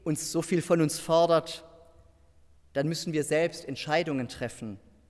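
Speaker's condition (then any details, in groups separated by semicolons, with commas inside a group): No condition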